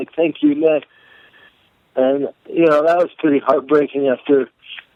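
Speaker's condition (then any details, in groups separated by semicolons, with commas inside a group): Cerebral palsy; may sound drunk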